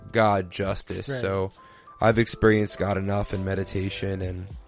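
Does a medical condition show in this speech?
No.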